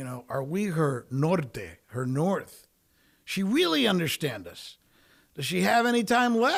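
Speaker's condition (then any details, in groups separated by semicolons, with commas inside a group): No condition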